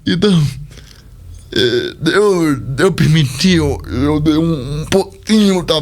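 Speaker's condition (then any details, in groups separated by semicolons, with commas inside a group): Cerebral palsy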